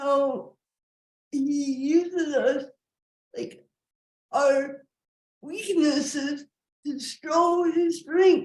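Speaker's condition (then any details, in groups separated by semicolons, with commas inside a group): Cerebral palsy; nurse assists during recording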